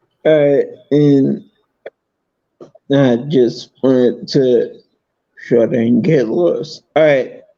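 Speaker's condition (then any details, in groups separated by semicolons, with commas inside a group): Multiple sclerosis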